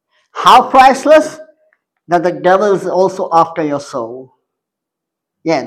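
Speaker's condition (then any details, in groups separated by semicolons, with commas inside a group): Cleft palate; congenital cleft palate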